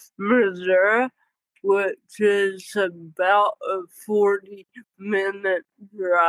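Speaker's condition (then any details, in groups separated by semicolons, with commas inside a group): Cerebral palsy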